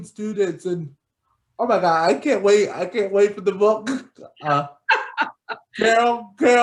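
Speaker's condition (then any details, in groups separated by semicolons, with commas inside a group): Cerebral palsy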